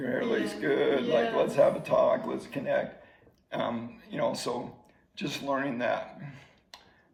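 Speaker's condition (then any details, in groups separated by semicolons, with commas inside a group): ALS; slowly progressing ALS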